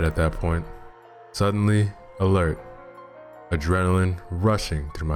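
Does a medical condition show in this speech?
No.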